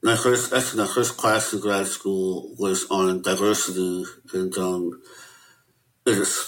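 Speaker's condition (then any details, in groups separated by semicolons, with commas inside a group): Möbius syndrome; no facial nerve control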